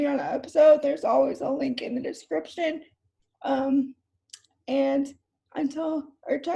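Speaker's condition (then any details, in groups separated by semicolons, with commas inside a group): Cerebral palsy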